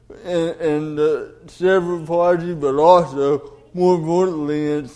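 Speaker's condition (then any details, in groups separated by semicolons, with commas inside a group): Cerebral palsy; delayed development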